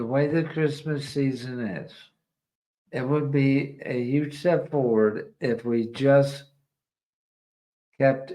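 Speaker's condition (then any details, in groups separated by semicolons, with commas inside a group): ALS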